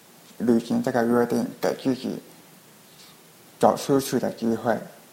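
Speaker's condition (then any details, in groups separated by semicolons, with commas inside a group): Hearing impairment; others speak too fast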